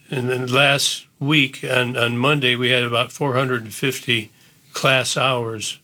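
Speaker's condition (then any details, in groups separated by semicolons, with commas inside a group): Parkinson's disease; diagnosed about 11 years ago, works out daily: walking, jogging, aerobic exercise in and out of pool; about 11 years since diagnosis, currently at drooling stage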